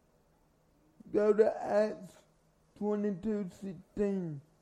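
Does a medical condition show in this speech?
Yes: cerebral palsy; from birth.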